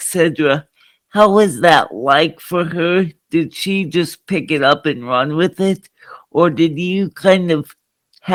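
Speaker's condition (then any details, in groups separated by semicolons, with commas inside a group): Cerebral palsy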